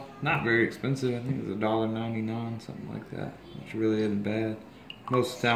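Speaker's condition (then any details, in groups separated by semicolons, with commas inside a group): No condition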